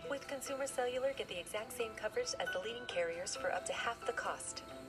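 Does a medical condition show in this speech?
No.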